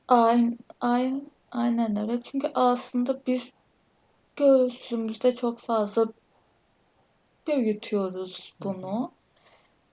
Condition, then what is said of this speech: Stuttering. Yani hani şu anda işte ben de çok kekeliyorum ve hani şeyi anlayın iş diyorum